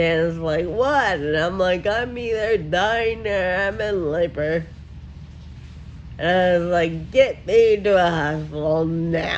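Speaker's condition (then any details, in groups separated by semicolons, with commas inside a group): Friedreich ataxia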